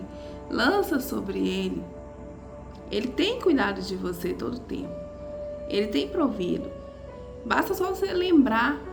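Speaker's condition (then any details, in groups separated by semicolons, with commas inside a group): No condition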